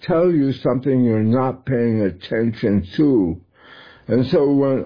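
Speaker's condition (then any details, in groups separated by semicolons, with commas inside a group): Tongue cancer; first signs hearing problem and ear pain, seen by ENT doctor, throat scan malignant then benign; slurred speech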